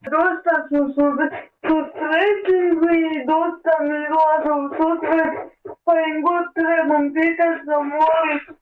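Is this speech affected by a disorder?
Yes: cerebral palsy; cerebral palsy with blindness, daily help needed for mobility and adapted reading material; steady personal assistant via Druga Zamisao for almost two years, records literature, exams taken orally; own way of breathing and communicating must be shown to each new assistant, very communicative.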